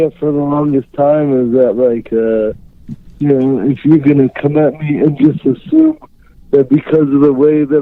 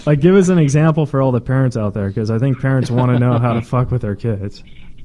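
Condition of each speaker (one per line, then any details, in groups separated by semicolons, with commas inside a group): Cerebral palsy; unable to write or type
No condition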